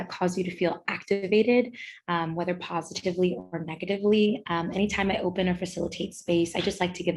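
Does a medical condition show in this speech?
No.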